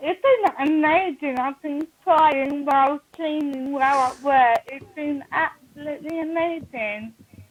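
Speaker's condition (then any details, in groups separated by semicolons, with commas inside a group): Cerebral palsy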